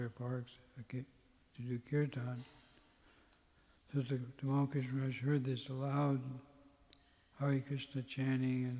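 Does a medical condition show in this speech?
Yes: Parkinson's; tremor.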